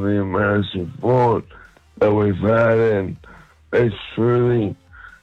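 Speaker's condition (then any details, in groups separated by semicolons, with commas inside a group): MND; motor neurone disease, diagnosed a little over a month ago; symptoms stable, maintained with diet and exercise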